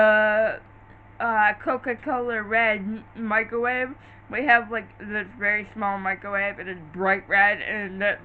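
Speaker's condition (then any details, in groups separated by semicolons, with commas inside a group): Cerebral palsy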